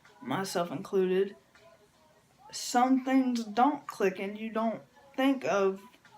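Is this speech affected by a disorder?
Yes: cerebral palsy; from birth.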